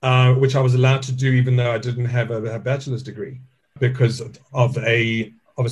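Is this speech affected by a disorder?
Yes: stuttering; stuttering since childhood, still present in adulthood; still lives with speech impediment, speaks to stage audiences, jokes about stutter built into dialogue; childhood word avoidance when ordering food, fear of speaking to new people and audiences; here repeated words, prolonged sounds.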